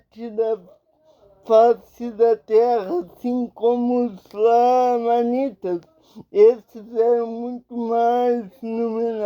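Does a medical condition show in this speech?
Yes: paralysis.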